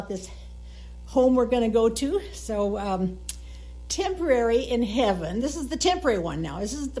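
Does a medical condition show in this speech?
No.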